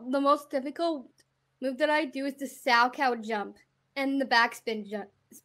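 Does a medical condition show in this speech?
Yes: Down syndrome; visible disability; high functioning per host.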